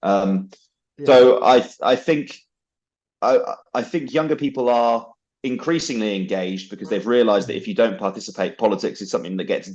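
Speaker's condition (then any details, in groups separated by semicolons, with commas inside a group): No condition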